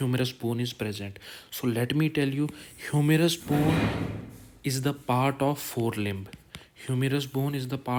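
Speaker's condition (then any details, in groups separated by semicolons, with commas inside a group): No condition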